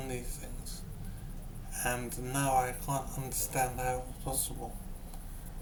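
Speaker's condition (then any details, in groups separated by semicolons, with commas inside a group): Brain injury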